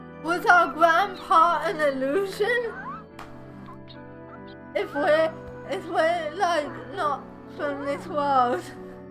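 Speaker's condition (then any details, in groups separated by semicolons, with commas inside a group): Cerebral palsy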